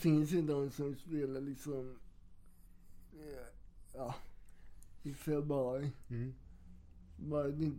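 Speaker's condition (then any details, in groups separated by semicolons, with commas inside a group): Cerebral palsy; wheelchair user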